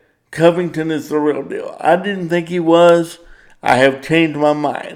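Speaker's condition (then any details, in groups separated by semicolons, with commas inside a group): Cerebral palsy; power wheelchair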